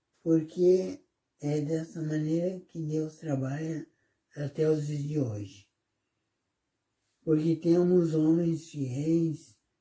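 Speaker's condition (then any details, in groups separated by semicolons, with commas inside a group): Cerebellar ataxia; degenerative hereditary form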